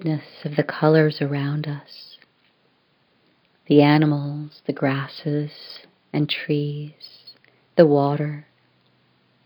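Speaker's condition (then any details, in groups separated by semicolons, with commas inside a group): No condition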